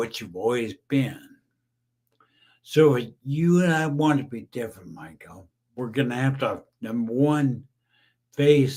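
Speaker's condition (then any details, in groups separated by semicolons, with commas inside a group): Brain injury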